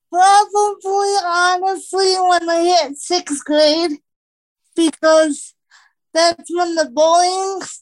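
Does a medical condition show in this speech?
Yes: cerebral palsy; oxygen loss during emergency birth, Albany Medical Center, 2 pounds, diagnosed age 2, wheelchair from 4; 28 years old, about 26 years since diagnosis; some speech difficulty from oxygen loss.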